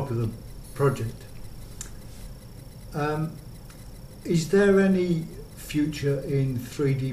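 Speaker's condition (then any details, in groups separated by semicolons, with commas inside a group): Motor neurone disease; lost use of virtually all muscles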